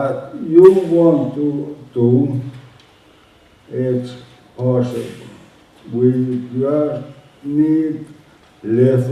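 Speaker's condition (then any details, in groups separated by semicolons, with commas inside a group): Motor neuron disease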